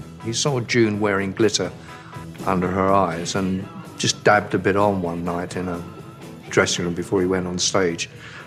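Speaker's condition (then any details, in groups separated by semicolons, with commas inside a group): No condition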